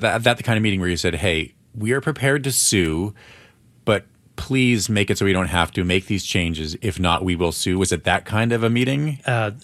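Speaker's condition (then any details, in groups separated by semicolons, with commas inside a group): No condition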